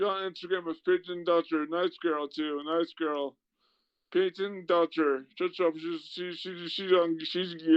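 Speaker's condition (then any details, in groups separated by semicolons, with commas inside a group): Traumatic brain injury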